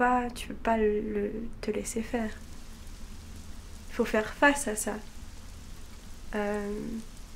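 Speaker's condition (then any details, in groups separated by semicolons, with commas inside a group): No condition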